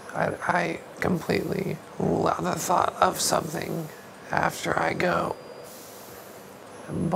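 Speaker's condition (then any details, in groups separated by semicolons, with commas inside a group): ALS; young man, hospital bed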